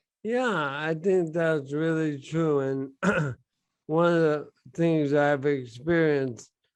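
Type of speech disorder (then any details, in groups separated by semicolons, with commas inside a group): Bulbar dysarthria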